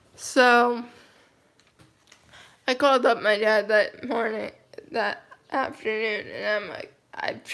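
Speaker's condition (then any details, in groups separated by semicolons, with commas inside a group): Cerebral palsy, mild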